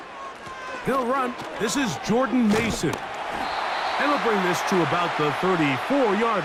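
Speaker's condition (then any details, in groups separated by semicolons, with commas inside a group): No condition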